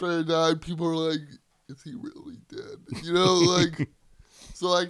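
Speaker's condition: Cerebral palsy; wheelchair user

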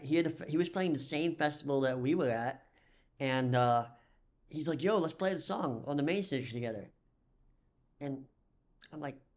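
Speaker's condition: Cleft lip and palate; latest surgery

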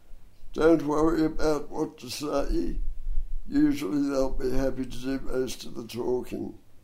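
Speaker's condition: Dystonia and cerebral palsy; hard-to-diagnose

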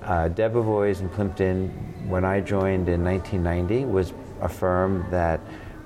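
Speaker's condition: No condition

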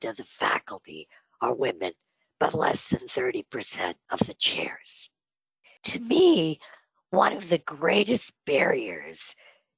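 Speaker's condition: Spasmodic dysphonia; treated with Botox

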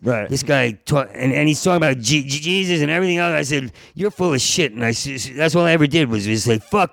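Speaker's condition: Stuttering; part-word and whole-word repetitions, fluent when telling stories, doing characters or imitating people; repeated sounds, repeated words

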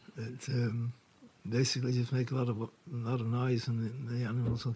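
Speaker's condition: Parkinson's; diagnosed about 4 years ago

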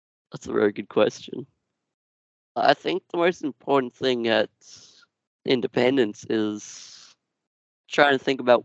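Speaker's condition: Duchenne muscular dystrophy; genetic, progressive

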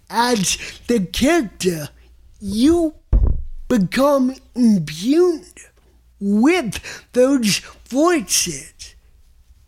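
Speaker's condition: Cerebral palsy; developmental, onset before three, non-progressive, motor impairment, speech impediment only visible sign, extensive speech therapy; impediment called an accent, mistaken for drunk, listeners adjust over time, untraditional tenor singing voice

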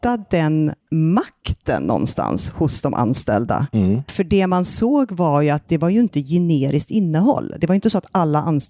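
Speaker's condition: No condition

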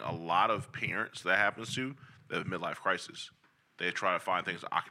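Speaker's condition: No condition

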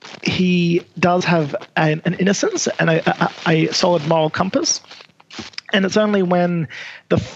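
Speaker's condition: Stutter; present by age 20 at film school, sign language used to assist stutter; repeated sounds

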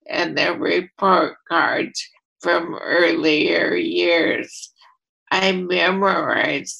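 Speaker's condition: ALS, primary lateral sclerosis

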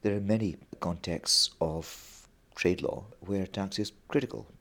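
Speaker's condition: No condition

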